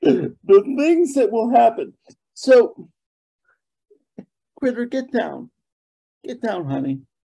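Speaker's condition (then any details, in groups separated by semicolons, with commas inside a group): Cerebral palsy; mainly lower limbs affected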